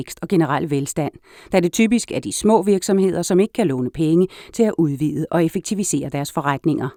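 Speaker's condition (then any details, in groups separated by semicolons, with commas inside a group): No condition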